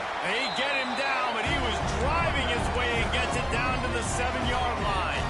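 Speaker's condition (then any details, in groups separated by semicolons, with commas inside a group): No condition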